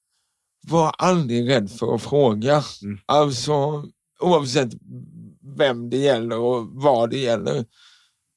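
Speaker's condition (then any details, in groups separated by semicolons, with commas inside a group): Cerebral palsy; constant tension in all muscles, shorter muscles, stiffness, left leg turns inward; tongue completely stiff in childhood, speech therapist to train speech, speech impediment now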